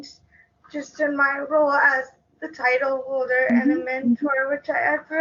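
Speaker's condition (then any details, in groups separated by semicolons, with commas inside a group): Cerebral palsy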